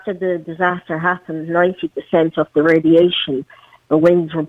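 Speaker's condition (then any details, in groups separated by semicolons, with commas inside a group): Cleft palate; congenital, prosthetic limb since 12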